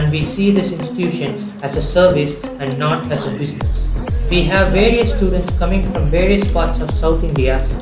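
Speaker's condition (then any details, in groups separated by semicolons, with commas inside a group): No condition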